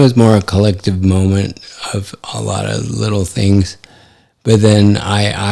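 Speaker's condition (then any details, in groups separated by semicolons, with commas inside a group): ALS; affects hand function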